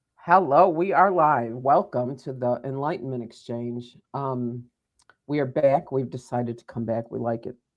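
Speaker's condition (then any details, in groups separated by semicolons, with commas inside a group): No condition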